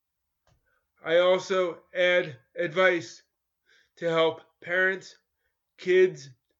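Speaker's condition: Cerebral palsy; cerebral palsy since childhood

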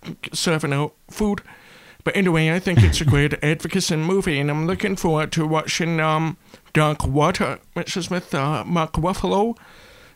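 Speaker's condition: Deafness; brown cochlear implant on side of head

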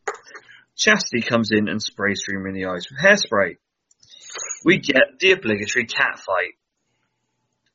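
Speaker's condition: No condition

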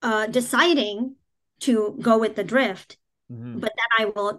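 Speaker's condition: Cleft palate, cleft palate without cleft lip

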